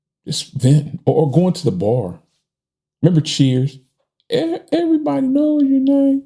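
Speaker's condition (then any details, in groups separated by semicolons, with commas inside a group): No condition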